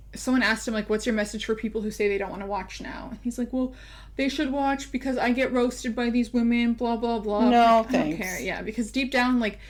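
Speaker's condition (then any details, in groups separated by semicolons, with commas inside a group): No condition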